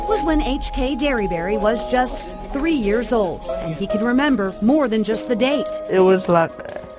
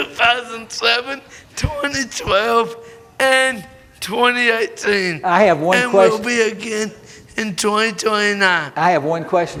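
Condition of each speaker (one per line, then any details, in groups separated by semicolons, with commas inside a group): No condition
Cerebral palsy; born premature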